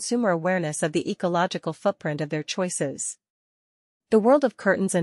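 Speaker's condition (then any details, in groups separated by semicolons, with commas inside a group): No condition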